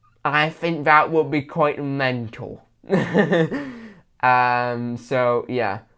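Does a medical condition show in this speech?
Yes: cerebral palsy with stammer.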